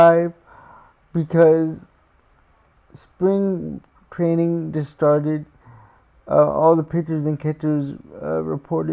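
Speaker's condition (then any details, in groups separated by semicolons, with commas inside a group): Cerebral palsy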